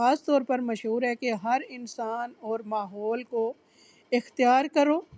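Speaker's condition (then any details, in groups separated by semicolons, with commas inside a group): No condition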